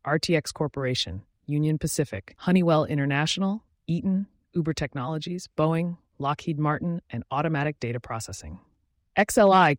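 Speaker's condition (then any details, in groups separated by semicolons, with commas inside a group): No condition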